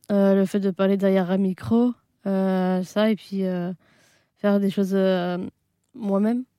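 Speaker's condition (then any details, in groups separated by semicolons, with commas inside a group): Down syndrome; reports progress speaking behind a microphone over months with radio team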